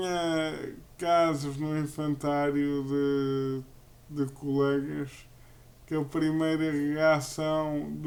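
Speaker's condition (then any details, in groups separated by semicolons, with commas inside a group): Cerebral palsy; uses a wheelchair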